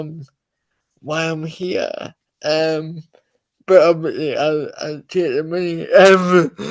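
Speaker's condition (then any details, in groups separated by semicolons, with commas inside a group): Cerebral palsy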